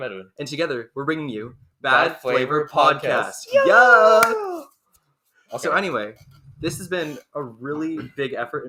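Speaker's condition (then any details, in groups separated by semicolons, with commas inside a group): No condition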